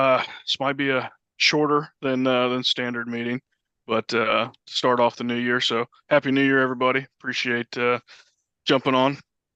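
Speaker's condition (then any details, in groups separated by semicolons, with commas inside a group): No condition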